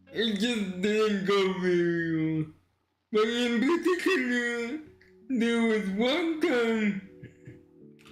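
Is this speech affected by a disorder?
Yes: cerebral palsy.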